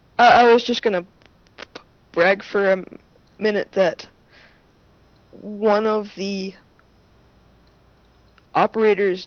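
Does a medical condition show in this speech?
Yes: stuttering; familial stuttering, oldest and youngest maternal uncles stutter, possibly a great uncle, very little therapy around age six; stutter noticeable to listeners, self-revealing; here blocks.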